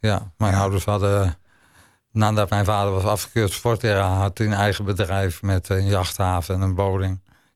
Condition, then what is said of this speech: ALS (motor neuron disease). Dat kost die energie, spieren zijn weg.